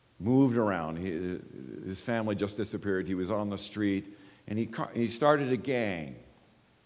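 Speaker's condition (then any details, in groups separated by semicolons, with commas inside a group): No condition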